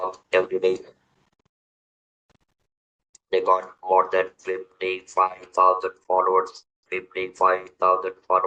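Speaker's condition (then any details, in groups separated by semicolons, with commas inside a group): Throat cancer, electrolarynx user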